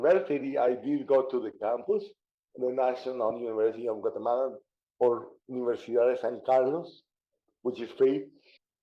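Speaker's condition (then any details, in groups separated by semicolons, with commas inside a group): Cerebral palsy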